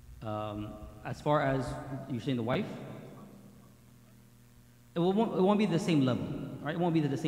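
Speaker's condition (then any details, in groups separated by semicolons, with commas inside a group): No condition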